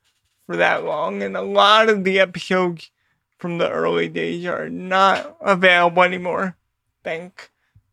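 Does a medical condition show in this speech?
Yes: cerebral palsy; has had to adapt entire life.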